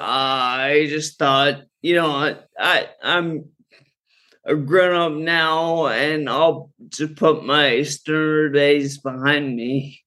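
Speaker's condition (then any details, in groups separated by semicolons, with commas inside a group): Friedreich's ataxia; muscle relaxing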